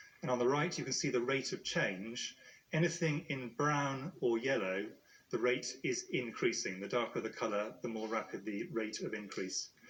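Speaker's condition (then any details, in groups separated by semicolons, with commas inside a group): No condition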